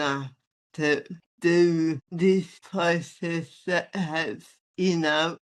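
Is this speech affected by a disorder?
Yes: athetoid spastic cerebral palsy.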